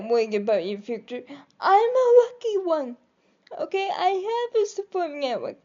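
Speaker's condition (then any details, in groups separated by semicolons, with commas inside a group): Cerebral palsy; quadriplegic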